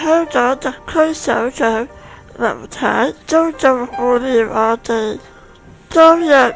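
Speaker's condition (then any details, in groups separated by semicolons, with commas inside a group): Spinal muscular atrophy; most severe form, progressive loss of movement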